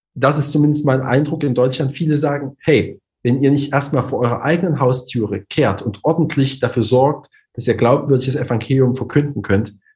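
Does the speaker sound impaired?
No.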